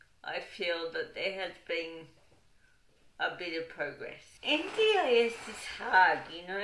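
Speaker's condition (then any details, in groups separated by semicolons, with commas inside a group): Cerebral palsy; wheelchair user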